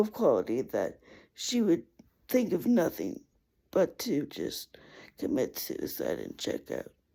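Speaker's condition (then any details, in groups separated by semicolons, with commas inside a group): Cerebral palsy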